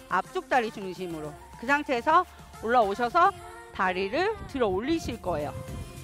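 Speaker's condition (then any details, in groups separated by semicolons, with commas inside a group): No condition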